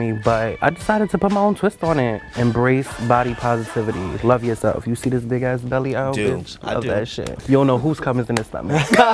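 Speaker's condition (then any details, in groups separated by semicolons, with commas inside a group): No condition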